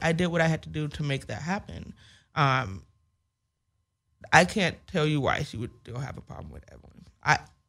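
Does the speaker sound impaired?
Yes: hearing loss with speech impediment; only comfortable speaking within last year or so.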